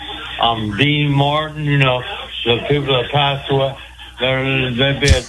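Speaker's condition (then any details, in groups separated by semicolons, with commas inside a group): Speech impediment; calling in by phone, loud background noise; hard to hear on phone, host asks caller to get closer to phone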